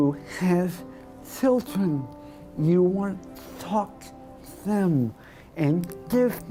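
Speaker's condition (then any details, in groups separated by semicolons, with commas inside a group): Voice dystonia; voice box, probably tongue and lips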